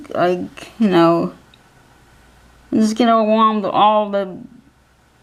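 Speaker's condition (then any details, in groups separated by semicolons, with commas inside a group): Cerebral palsy; physical handicap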